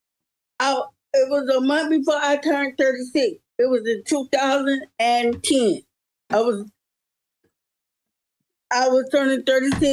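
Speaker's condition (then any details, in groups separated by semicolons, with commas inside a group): Cerebral palsy; present from birth; progressed considerably, mini stroke at 39 caused damage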